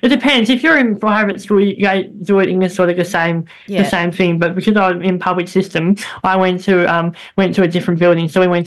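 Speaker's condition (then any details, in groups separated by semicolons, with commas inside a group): Bilateral cleft lip and palate; as child hard to understand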